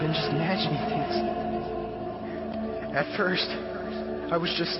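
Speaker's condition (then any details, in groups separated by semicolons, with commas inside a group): No condition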